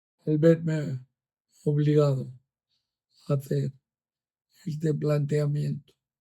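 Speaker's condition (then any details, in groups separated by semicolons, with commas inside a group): ALS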